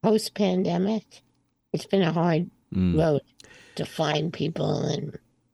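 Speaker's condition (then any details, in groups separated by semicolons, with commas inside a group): Spinal muscular atrophy type 2; on oral breakthrough medication strengthening motor neurons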